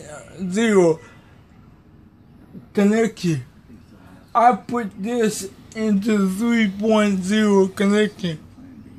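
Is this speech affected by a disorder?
Yes: cerebral palsy; may be hard to understand.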